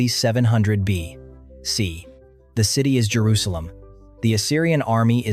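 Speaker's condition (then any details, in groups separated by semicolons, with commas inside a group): No condition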